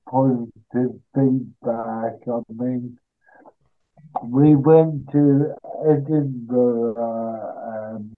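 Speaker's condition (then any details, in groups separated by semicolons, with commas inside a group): Cerebral palsy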